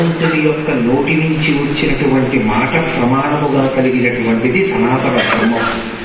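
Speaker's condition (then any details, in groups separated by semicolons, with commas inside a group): No condition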